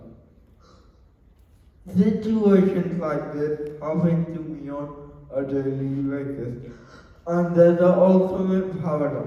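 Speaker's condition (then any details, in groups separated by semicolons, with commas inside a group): Cerebral palsy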